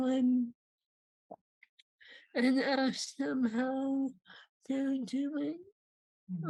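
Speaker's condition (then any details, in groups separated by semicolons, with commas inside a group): ALS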